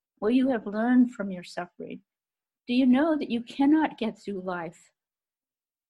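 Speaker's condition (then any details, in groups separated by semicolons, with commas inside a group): No condition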